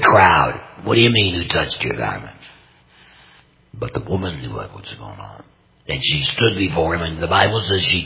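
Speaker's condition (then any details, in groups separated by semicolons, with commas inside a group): Total laryngectomy, complete laryngectomy, voice prosthesis; unusual tone of voice, may sound painful to listeners, no pain speaking, understandable with careful listening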